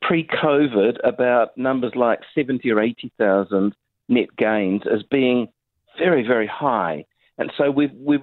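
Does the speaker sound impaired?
No.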